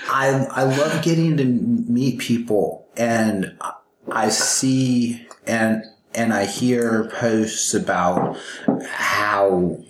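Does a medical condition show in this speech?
Yes: stuttering; severe stuttering, therapy at Purdue speech clinic started 12 years ago, four Toastmasters clubs; still stutters terribly severely; here repeated words, prolonged sounds.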